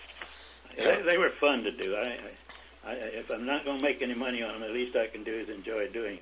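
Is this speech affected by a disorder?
Yes: Parkinson's disease; about 25 years since onset; age 88, no longer able to work, interview recorded by telephone.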